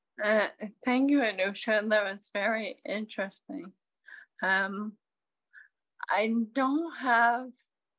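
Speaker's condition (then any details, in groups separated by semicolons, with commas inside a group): Friedreich's ataxia; diagnosed 15 years ago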